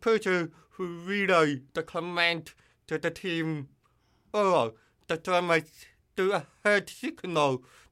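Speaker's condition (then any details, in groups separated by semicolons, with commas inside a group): Hearing loss with cochlear implant; hears only nearby speakers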